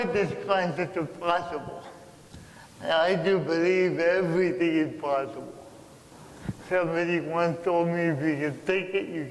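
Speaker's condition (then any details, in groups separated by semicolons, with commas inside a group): Cerebral palsy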